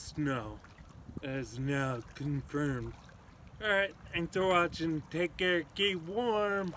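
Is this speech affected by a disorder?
Yes: ataxia.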